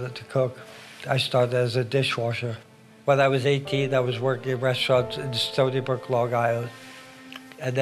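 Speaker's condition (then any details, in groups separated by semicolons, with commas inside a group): ALS; affects hands; cannot hold a knife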